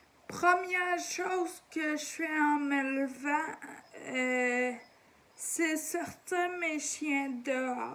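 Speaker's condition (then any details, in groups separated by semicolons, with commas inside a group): Ataxia; degenerative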